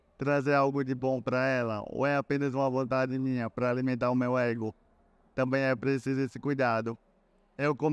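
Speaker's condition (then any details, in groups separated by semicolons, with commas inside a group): Cerebral palsy; relearned talking after onset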